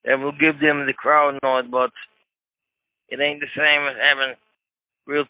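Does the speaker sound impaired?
Yes: cerebral palsy; affects legs only, rest of body unaffected by own account, wheelchair user.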